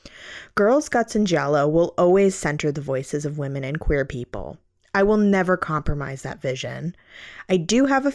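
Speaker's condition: No condition

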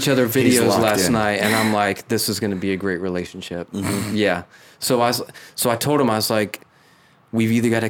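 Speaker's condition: No condition

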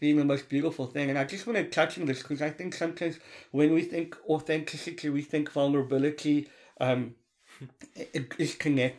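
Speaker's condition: Cleft palate (Pierre Robin syndrome), severe; delayed speech development, audible speech impediment, listeners often ask for repetition

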